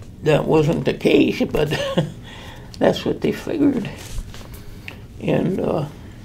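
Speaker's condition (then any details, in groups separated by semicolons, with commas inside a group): Traumatic brain injury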